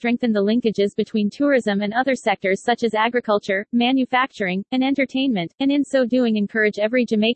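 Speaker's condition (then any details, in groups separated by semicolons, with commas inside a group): No condition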